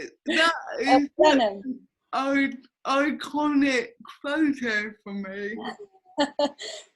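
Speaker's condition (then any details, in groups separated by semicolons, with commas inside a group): Cerebral palsy; affects speech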